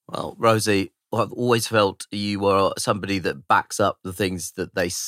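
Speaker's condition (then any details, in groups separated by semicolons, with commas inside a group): No condition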